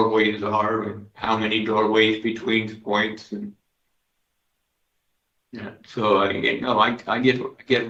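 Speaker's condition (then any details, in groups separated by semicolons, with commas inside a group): Parkinson's disease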